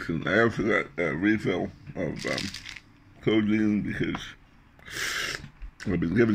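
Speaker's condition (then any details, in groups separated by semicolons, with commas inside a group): Glossectomy with reconstructed tongue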